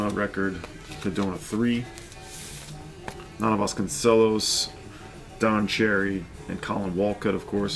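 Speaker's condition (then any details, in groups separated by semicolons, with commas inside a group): No condition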